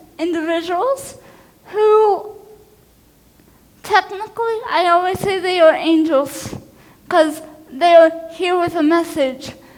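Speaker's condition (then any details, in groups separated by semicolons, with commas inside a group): Cerebral palsy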